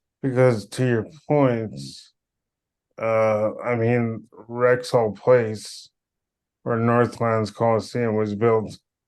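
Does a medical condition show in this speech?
Yes: cerebral palsy.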